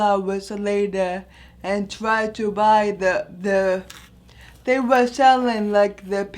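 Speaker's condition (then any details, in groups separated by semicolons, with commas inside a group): Anoxic brain injury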